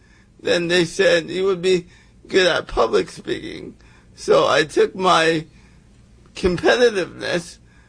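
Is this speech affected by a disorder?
Yes: cerebral palsy; congenital, physical disability, hand visibly affected, unable to play mainstream sports as child, attended Viscardi School; sought better speaking for play-by-play, attended Toastmasters, hired speaking coach.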